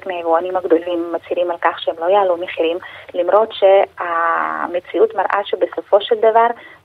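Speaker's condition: No condition

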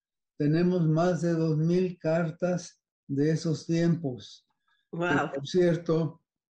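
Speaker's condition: Parkinson's disease; body rigidity

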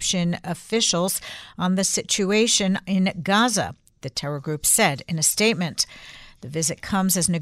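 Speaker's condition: No condition

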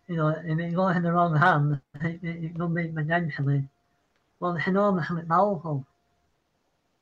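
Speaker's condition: Parkinson's; citing Parkinson's

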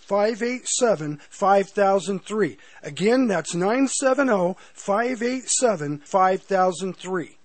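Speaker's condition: No condition

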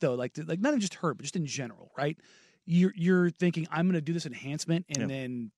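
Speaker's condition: No condition

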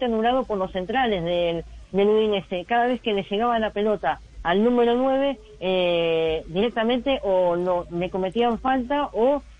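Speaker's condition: Cleft lip; congenital cleft lip, only lip affected, lip not yet surgically corrected; wearing orthodontic braces, removal expected mid or end of year; nasal pronunciation, reduced diction, voice not produced normally, difficulty noticeable in broadcasts

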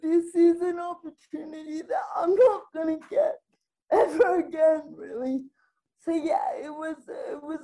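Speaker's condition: Spastic quadriplegic cerebral palsy

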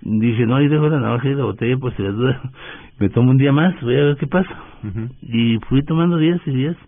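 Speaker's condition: Parkinson's disease; loss of strength

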